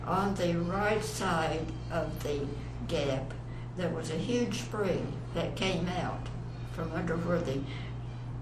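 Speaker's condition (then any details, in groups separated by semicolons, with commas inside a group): Parkinson's; onset many years earlier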